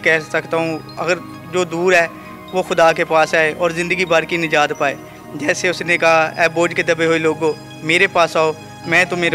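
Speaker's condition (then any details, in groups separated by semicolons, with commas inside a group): No condition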